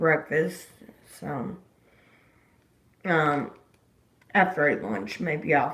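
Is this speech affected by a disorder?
Yes: disability causing slurred speech.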